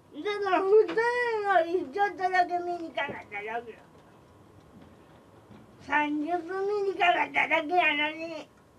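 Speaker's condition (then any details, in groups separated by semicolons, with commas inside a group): Cerebral palsy; severe, wheelchair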